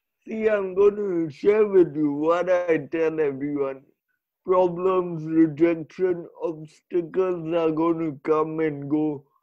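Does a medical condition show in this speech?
Yes: cerebral palsy.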